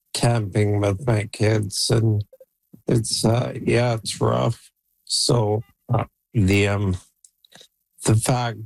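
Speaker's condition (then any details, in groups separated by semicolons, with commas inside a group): ALS; currently 48, Elon Musk's N1 brain implant controls computer by thought, lost former physical activities; communicating by computer, condition changes day to day; speaks on call, device expected to help communicate wishes later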